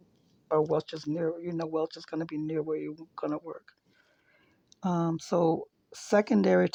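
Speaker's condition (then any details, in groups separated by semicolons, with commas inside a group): No condition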